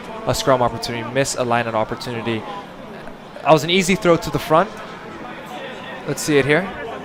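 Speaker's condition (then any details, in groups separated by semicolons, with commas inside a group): No condition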